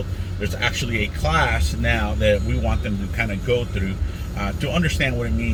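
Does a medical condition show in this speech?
No.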